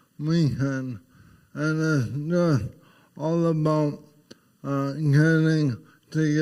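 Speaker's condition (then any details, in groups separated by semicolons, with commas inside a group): ALS; voice changed, uses AI voice from early recordings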